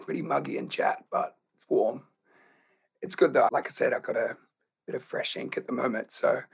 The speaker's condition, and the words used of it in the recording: Throat cancer. And that's speaking at a nice low tone.